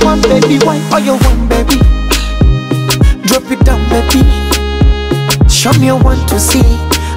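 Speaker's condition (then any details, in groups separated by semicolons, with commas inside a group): No condition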